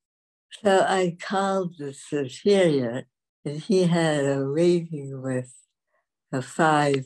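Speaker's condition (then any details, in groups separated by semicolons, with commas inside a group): Dystonia; speech loss began after UCLA, mute 40 years, typed needs on typewriter, symptoms when speaking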